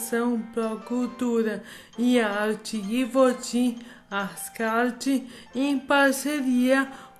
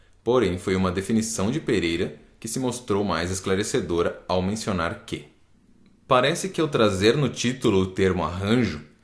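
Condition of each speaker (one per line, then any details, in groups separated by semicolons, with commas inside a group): Amyotrophic lateral sclerosis; difficulty speaking, difficulty containing emotions
No condition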